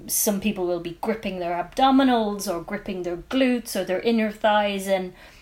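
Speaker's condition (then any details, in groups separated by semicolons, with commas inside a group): No condition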